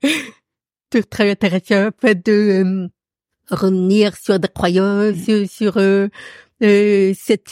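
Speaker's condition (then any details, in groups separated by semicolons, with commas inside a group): Profound congenital deafness; accent from deafness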